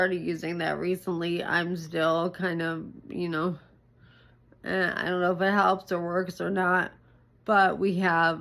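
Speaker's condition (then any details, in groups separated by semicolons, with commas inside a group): ALS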